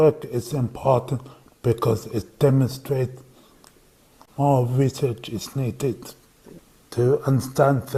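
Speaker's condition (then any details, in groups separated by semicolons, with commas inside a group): Cerebral palsy; voice tires at times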